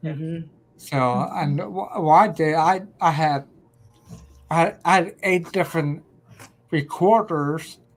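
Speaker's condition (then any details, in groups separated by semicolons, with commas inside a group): Ataxia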